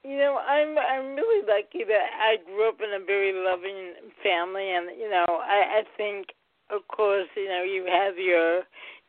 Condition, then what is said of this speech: Cerebral palsy. She was diagnosed with cerebral palsy, and excuse me if I'm pronouncing it incorrectly, which affects her speech and more.